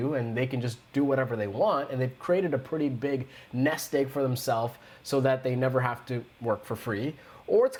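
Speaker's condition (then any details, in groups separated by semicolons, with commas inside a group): No condition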